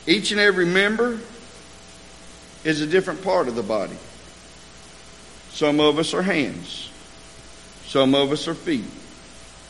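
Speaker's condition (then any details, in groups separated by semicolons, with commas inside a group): No condition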